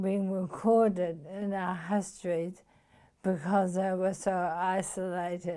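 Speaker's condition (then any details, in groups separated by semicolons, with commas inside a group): Motor neuron disease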